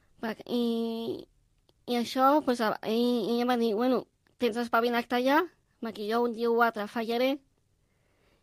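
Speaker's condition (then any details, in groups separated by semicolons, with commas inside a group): Down syndrome; four hours instead of one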